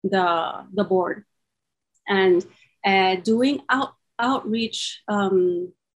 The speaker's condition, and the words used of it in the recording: Aphasia. And so in my case, I had a massive double stroke. So it was ischemic and also hemorrhagic. And after that, I have aphasia now.